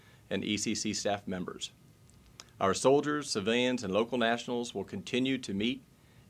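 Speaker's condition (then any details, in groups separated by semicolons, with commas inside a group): No condition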